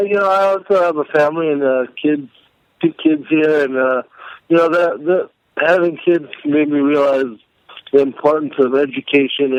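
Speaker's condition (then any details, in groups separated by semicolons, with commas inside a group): Cerebral palsy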